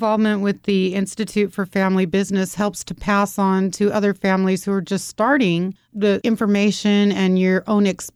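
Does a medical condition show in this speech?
No.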